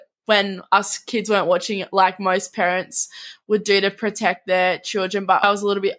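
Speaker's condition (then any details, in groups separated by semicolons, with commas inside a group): No condition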